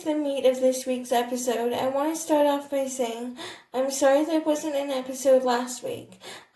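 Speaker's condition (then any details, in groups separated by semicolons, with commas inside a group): Cerebral palsy, athetoid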